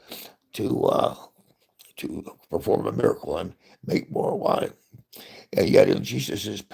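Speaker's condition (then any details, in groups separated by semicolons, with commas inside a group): Parkinson's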